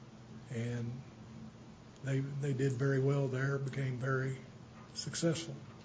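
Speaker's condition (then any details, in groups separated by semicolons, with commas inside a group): Parkinson's; not speaking too fast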